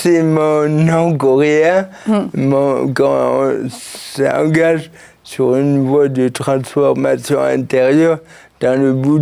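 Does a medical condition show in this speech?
Yes: cerebral palsy; since birth, birth injury.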